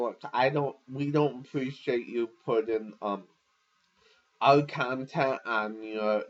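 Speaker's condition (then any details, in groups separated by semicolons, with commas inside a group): Cerebral palsy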